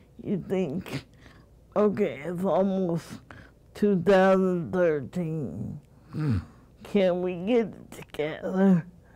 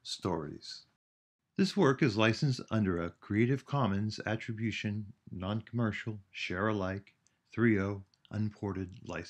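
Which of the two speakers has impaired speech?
The first: cerebral palsy; motorized wheelchair.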